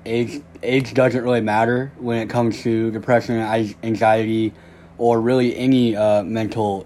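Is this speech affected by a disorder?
Yes: cleft lip and palate; one more surgery left.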